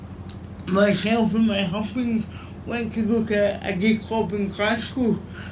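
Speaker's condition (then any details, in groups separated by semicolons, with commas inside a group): Cerebral palsy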